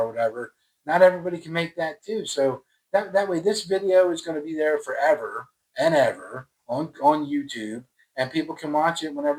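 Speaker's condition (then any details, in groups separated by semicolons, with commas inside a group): No condition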